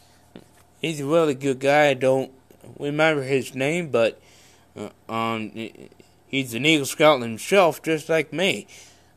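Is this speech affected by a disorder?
Yes: cerebral palsy; congenital.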